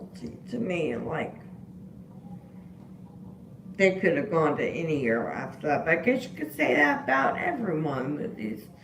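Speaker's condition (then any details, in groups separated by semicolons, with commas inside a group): Disability causing slurred speech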